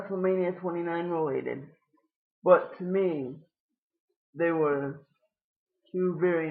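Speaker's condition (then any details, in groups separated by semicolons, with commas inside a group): Cerebral palsy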